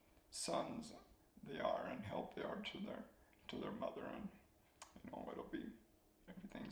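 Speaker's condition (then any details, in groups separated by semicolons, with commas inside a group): ALS; slow-progressing form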